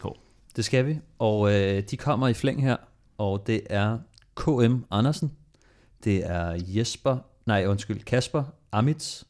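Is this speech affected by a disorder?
No.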